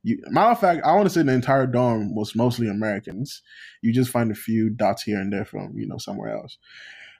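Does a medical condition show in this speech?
No.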